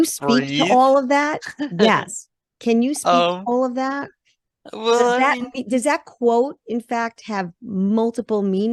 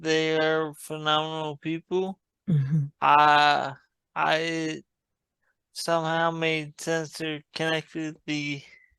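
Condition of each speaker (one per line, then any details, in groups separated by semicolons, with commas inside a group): No condition
Traumatic brain injury; traumatic, hit by car, three-week coma; about 10 years since injury, recovering; relearned swallowing and breathing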